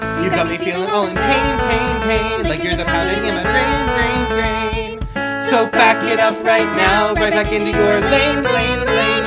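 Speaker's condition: No condition

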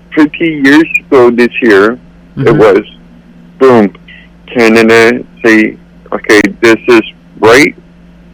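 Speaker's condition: Cerebral palsy; accepts own voice

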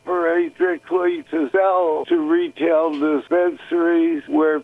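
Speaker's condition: Parkinson's disease; reduced neurotransmitters

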